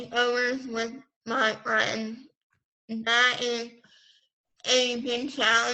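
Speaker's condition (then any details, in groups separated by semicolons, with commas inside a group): Pompe disease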